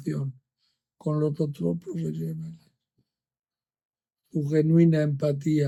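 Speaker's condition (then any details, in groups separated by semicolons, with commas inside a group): ALS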